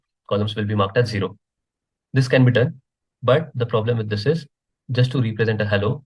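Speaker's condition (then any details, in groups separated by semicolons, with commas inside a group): No condition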